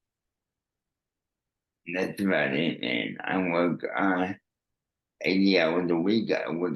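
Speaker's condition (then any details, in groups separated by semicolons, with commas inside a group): Cerebral palsy; therapy from early childhood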